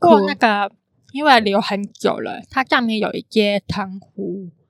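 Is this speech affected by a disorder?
Yes: congenital hearing impairment; congenital cochlear underdevelopment, skull opened for cochlear implant (电子耳).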